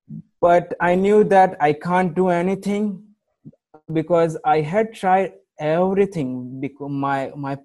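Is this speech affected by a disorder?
Yes: stammering; severe stammering since childhood, about two decades, earlier speech therapy and homeopathic medicines failed; improved after Pro 90D coaching with Michael Williams, daily practice, meditation, affirmations, breathing, airflow linking; formerly got stuck in particular situations, fumbled a lot, change felt after 2-3 months; here repeated sounds, repeated words.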